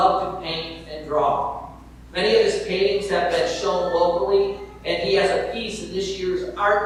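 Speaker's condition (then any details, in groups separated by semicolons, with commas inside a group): No condition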